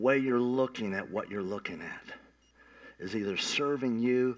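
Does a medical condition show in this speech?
Yes: cleft palate; revived by nurse.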